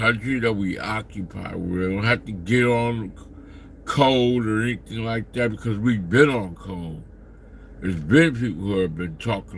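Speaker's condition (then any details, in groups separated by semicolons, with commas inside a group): Slurred speech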